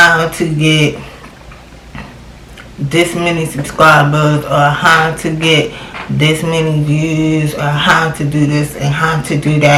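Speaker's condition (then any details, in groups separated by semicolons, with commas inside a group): Cerebral palsy; from birth, left leg affected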